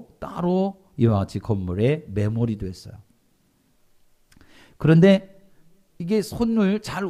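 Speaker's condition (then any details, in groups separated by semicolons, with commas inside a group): No condition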